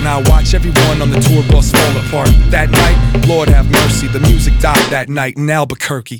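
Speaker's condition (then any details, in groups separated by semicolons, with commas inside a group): No condition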